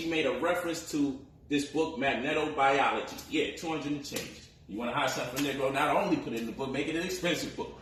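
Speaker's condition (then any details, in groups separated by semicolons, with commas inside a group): No condition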